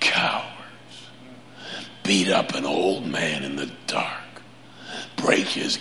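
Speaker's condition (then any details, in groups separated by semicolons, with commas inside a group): Laryngeal cancer; cancer recurred at fourth three-month checkup, laryngectomy scheduled, no spread on MRI, PET scans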